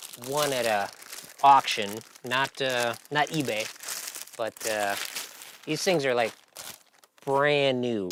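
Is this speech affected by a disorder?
No.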